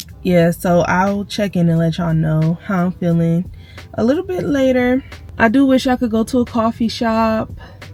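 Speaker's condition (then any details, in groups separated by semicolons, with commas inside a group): No condition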